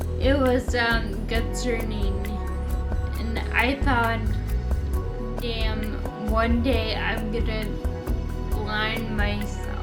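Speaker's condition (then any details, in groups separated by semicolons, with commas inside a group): Friedreich's ataxia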